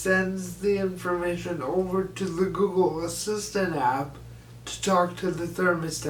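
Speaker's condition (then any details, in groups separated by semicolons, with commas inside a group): Cerebral palsy; reliable voice, uses voice control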